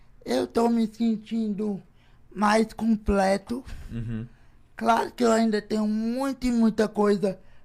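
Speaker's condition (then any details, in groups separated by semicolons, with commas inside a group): Cerebral palsy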